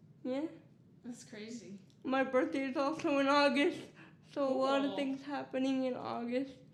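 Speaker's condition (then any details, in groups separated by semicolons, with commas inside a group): Cerebral palsy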